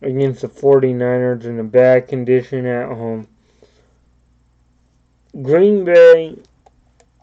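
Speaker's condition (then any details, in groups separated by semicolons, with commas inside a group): Cerebral palsy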